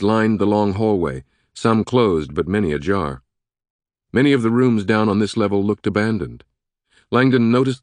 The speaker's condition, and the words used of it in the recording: None; typical speech.